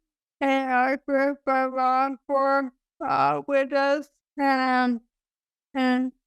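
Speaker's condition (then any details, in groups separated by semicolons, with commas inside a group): ALS; sporadic form, cause unknown; about nine years since diagnosis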